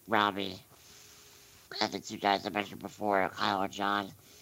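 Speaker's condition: Muscular dystrophy; disability since childhood

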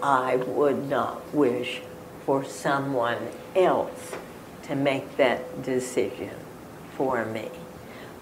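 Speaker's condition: Spasmodic dysphonia

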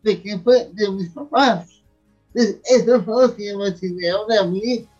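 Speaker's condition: Cerebral palsy; near death as newborn

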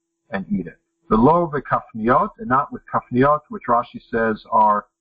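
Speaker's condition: No condition

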